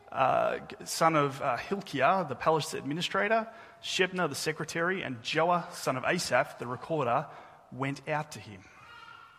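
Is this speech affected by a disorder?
No.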